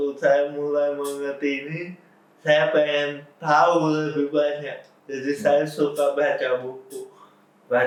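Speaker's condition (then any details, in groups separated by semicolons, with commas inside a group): Cerebral palsy; cerebral palsy from birth, birth complications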